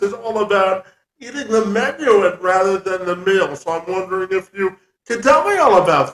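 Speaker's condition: Cerebral palsy; congenital, present since birth

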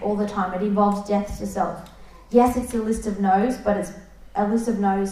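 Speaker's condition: No condition

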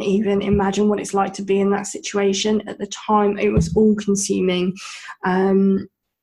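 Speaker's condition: Bilateral cleft lip and palate; congenital

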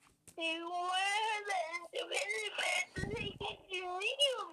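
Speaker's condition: Cerebral palsy; therapy since infancy; ongoing therapy, doctor tests of progress

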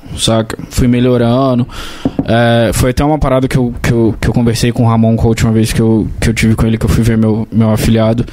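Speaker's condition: No condition

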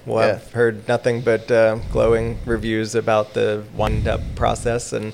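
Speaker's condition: No condition

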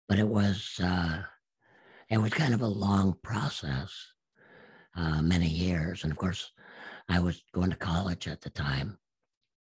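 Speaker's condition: Absent vocal cords; speech therapist saw no hope

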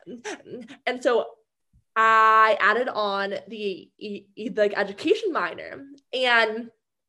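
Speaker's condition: Stuttering; stuttering since childhood, has had speech therapy; speaks in a different way, self-described as communicating just fine; prolonged sounds, blocks

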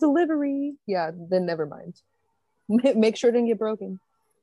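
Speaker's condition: No condition

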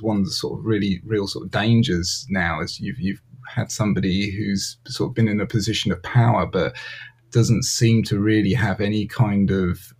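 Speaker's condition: No condition

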